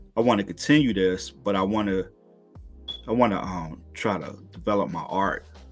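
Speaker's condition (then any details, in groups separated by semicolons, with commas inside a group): No condition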